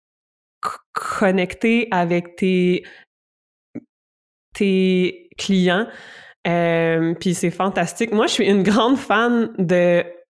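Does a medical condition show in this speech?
Yes: stuttering; adult who stutters; stuttering moment during greeting, held back and stopped, could not reproduce it after; here repeated words, blocks.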